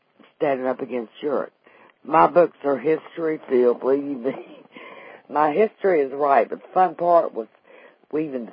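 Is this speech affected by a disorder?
Yes: vocal cord paralysis after stroke, unilateral vocal fold paralysis; can no longer sing since vocal cord paralysis.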